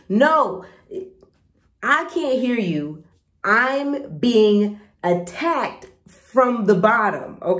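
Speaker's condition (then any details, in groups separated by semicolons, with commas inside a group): No condition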